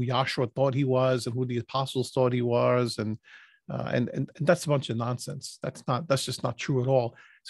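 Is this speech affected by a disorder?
No.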